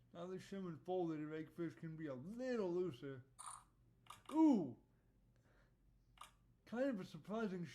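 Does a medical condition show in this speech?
Yes: cerebral palsy; voice tone sometimes odd.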